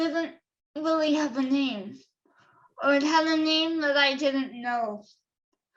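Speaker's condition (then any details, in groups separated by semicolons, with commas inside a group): Cerebral palsy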